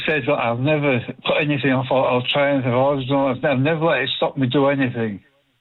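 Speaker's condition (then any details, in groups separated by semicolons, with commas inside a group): Parkinson's disease; hereditary form, long-standing, degenerative, will never get better; uses walker, thrown off balance on ramp, risk of falling, cannot physically do former tasks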